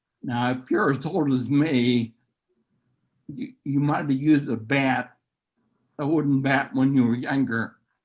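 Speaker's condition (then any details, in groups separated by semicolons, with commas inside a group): Neurological disease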